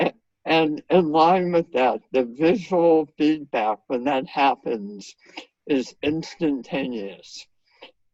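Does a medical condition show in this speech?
Yes: head and neck cancer.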